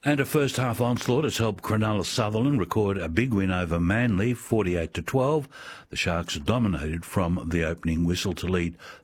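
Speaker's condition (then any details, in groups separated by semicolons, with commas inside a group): No condition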